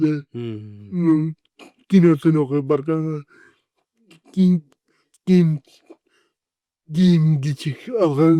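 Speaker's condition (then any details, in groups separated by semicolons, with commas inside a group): Cerebral palsy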